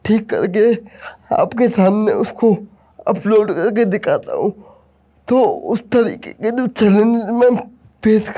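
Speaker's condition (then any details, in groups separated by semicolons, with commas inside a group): Cerebral palsy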